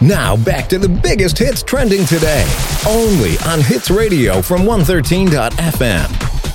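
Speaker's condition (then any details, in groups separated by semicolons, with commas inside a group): No condition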